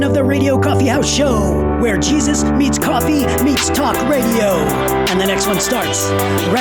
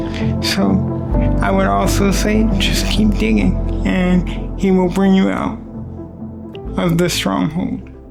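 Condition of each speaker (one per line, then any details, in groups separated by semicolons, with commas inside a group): No condition
Cerebral palsy; affects limb and muscle movement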